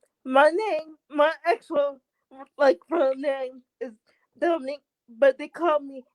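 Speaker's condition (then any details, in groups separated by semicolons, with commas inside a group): Cerebral palsy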